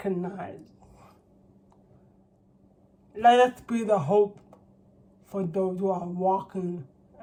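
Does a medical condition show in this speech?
Yes: cerebral palsy.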